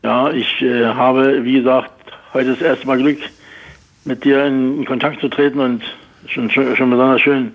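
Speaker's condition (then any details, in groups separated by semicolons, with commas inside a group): Parkinson's; moved away in 2019 for health reasons; describes self as a bit run down; frequent word repetitions and hesitations in transcript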